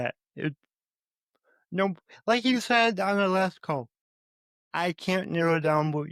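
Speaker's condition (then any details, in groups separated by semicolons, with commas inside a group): Cerebral palsy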